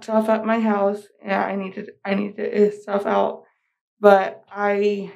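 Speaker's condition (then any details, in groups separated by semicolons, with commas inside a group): Cerebral palsy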